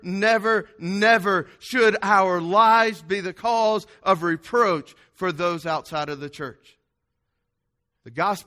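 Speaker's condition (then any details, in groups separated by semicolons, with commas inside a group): No condition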